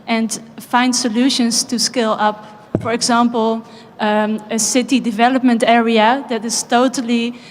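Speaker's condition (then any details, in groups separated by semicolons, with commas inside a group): No condition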